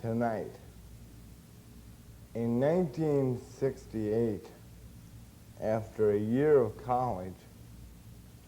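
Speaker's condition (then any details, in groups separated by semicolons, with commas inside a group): Cerebral palsy; since birth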